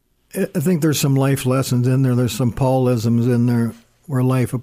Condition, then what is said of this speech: Parkinson's disease. I have stutters and stammers in there, so pardon me for that, but what you see is what you get.